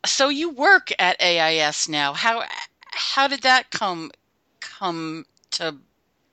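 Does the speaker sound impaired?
Yes: stuttering; childhood-onset stuttering, no childhood therapy, covert over 30 years, unconscious word switching, open since 2007 albany nsa chapter; formerly avoided speaking situations, speechless at first self-help group meeting, said name and stutter by fourth or fifth; here repeated sounds, repeated words, prolonged sounds.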